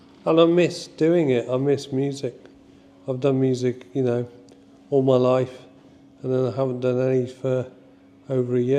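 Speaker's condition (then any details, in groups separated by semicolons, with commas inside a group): Motor neurone disease (ALS); progressing quickly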